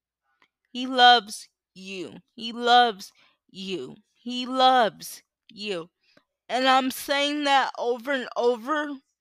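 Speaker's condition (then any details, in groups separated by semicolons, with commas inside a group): Cerebral palsy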